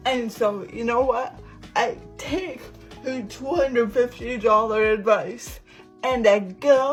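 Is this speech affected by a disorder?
Yes: cerebral palsy.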